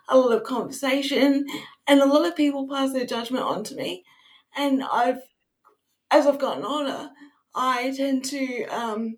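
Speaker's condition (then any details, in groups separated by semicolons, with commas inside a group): Cerebral palsy; wheelchair user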